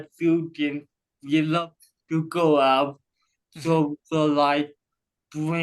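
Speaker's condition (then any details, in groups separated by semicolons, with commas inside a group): Cerebral palsy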